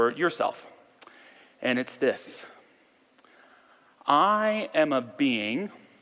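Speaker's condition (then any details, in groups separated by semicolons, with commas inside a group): No condition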